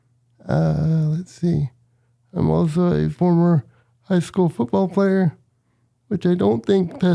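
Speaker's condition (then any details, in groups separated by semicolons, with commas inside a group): Cerebral palsy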